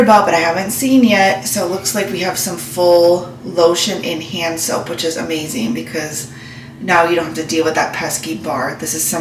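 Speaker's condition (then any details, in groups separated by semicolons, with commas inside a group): No condition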